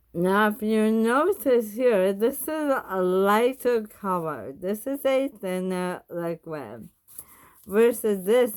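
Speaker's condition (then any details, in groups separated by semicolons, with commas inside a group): Bulbar ALS; bulbar onset, tongue fasciculations and atrophy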